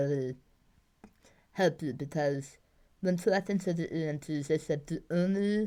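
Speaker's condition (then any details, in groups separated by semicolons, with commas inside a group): Tongue cancer surgery; tongue cancer twice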